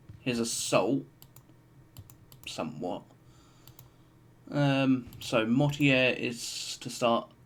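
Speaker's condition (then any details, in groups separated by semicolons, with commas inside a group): No condition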